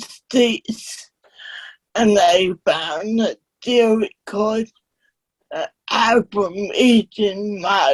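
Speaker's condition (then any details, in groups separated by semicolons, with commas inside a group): Cerebral palsy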